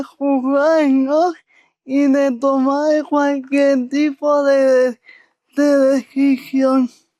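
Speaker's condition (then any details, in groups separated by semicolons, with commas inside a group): Cerebral palsy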